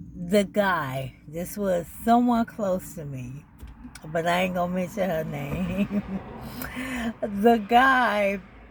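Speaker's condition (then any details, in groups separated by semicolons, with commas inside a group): ALS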